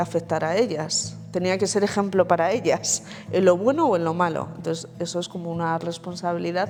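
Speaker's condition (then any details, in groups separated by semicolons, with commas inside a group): No condition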